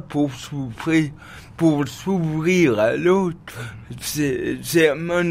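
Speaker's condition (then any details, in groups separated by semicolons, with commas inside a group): Cerebral palsy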